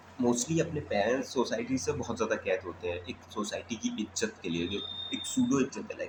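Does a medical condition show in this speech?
No.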